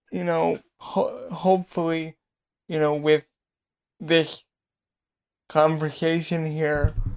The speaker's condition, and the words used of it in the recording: Stuttering. It's interesting to me because I was told that because I have a disability and because I have a stutter, I couldn't be a radio personality.